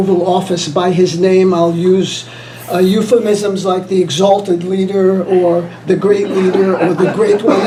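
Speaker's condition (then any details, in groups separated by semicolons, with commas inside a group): No condition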